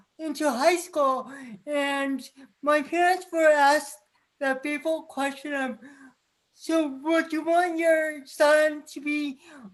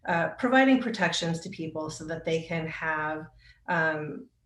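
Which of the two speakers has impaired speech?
The first: cerebral palsy; from birth.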